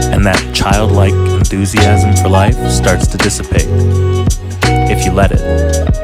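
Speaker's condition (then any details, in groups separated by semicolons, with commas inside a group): No condition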